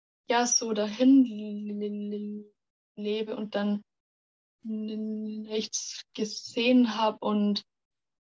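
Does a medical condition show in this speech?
Yes: stuttering; stuttering since kindergarten age, many logopedists and speech therapists, stuttering therapy groups with other stutterers; 18 years old, fighting stuttering less with pressure and resistance; part-word and word repetitions, we wegzulaufen; here prolonged sounds, blocks.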